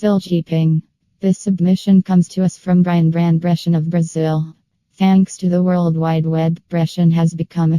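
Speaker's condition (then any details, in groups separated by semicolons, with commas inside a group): No condition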